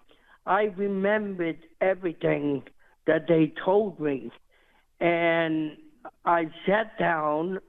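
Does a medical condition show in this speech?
Yes: cerebral palsy; diagnosed at 6 months, never expected to walk, later learned to walk, ran New York City Marathon; walks independently, climbs stairs to top of Empire State Building.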